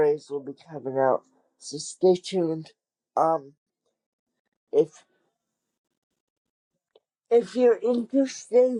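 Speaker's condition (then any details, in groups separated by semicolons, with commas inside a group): Cerebral palsy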